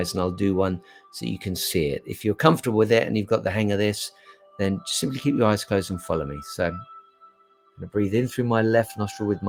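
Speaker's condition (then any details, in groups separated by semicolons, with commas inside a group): No condition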